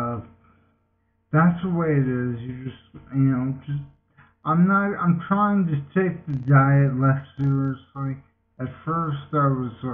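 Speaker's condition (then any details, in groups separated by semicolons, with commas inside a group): Multiple sclerosis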